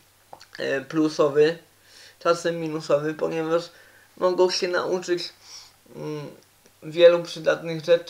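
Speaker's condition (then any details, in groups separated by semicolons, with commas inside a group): Cerebral palsy; uses wheelchair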